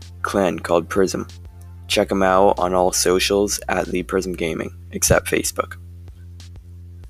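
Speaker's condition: No condition

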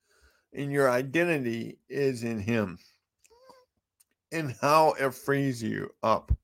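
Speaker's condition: Cerebral palsy; affects walk and speech

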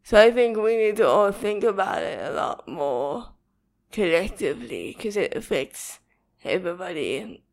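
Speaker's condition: Cerebral palsy, spastic quadriplegic

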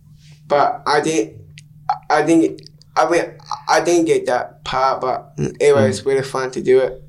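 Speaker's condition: Down syndrome

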